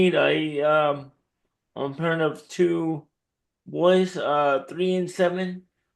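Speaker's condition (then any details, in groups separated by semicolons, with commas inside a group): Cerebral palsy; wheelchair user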